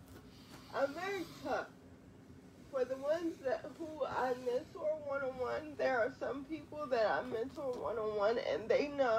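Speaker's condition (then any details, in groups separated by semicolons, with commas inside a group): Quadriplegic cerebral palsy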